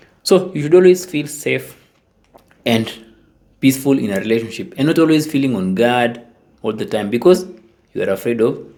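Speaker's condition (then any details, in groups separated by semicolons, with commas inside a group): No condition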